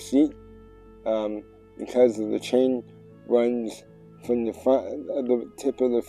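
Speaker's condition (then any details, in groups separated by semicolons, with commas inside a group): Cerebral palsy; tends to mess up words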